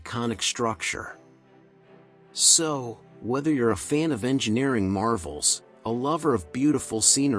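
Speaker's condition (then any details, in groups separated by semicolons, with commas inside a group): No condition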